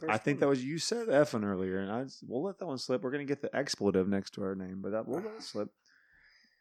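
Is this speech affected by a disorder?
No.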